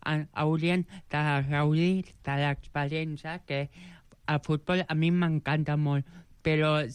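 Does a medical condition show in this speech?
Yes: Joubert syndrome; present from birth; age 29.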